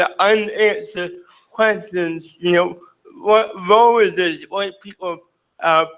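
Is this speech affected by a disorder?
Yes: cerebral palsy.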